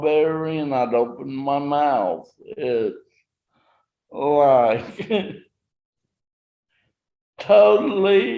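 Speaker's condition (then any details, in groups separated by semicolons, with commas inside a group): Traumatic brain injury; 39 years since injury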